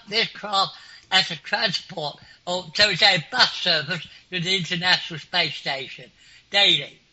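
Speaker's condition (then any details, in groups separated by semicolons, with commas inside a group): Clinically deaf; clinically deaf since school age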